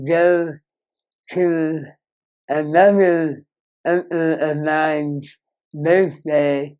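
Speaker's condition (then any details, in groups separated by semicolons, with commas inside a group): Moebius syndrome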